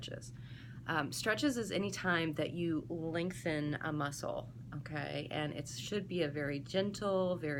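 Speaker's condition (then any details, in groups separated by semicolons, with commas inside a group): No condition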